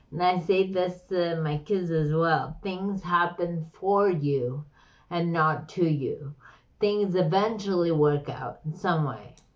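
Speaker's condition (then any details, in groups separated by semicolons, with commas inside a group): Slurred speech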